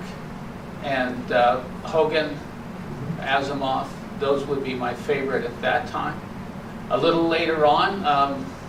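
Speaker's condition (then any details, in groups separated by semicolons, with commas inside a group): No condition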